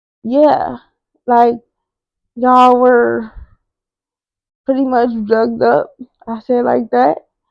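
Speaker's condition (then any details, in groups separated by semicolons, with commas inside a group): Cerebral palsy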